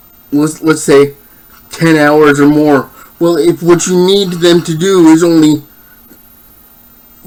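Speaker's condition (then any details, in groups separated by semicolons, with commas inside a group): Cerebral palsy, spastic diplegia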